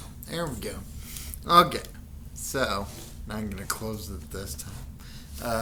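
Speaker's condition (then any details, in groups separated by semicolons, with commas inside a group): Friedreich's ataxia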